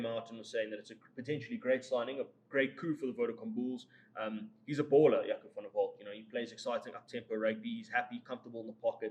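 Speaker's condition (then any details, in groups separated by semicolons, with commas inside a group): No condition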